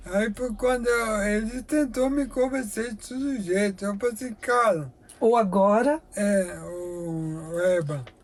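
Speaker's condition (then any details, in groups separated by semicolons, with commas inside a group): Amyotrophic lateral sclerosis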